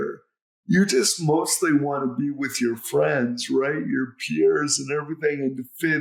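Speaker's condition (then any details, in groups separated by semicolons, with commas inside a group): Cerebral palsy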